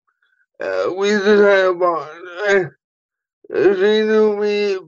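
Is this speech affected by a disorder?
Yes: cerebral palsy; formerly helped by Fanta with doors.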